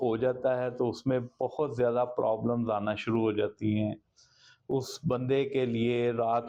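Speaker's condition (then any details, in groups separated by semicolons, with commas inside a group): No condition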